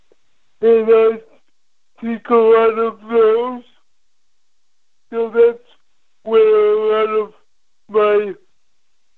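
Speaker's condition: Cerebral palsy; age 25, CBD and whole plant relax muscles, hands open better about three days

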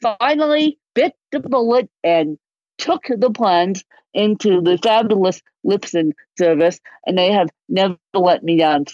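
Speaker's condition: Cerebral palsy; lifelong moderate cerebral palsy

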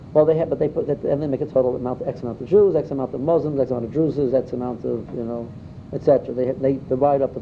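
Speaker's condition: No condition

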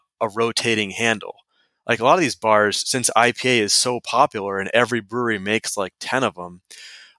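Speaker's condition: No condition

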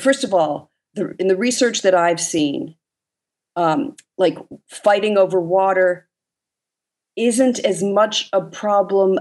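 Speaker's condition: No condition

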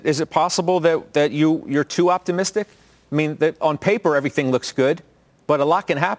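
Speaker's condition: No condition

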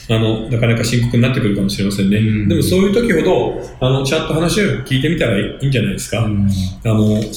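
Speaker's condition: No condition

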